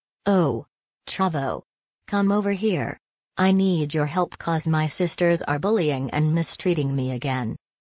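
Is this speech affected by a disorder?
No.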